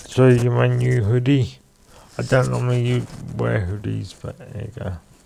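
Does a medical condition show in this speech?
Yes: cerebral palsy.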